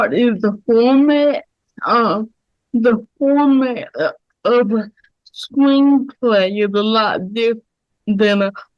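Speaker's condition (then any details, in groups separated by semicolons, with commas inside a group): Cerebral palsy; speech most affected area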